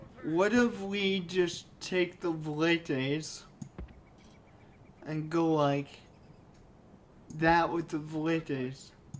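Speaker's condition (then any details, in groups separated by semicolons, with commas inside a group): Cerebral palsy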